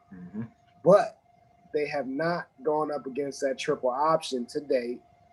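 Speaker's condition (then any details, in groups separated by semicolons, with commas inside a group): No condition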